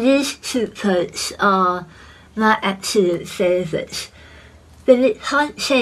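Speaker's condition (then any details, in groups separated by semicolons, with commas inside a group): Head and neck cancer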